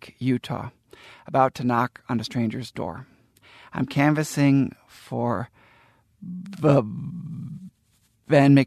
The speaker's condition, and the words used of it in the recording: Stuttering. This buildup makes it a fraught word for someone who stutters, as I do.